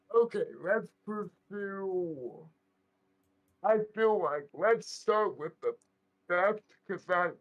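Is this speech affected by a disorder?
Yes: cerebral palsy; right side weaker.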